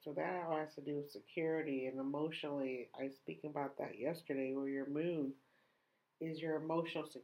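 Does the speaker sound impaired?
No.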